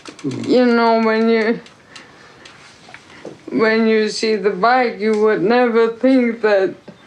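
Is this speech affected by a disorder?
Yes: brain injury; acquired, accident; intensive inpatient rehab, responding well.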